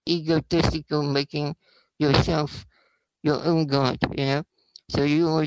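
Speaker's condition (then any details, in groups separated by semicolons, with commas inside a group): Spinal muscular atrophy; not much treatment available at this stage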